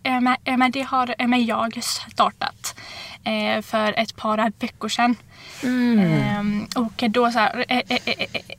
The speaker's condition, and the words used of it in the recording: Stuttering. Eller så här, för minas stamning kan inte jag kontrollera eller påverka alls liksom.